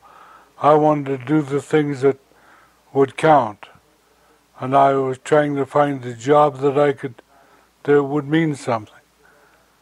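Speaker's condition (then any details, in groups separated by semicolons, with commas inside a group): Stroke; arterial aneurysm found on x-rays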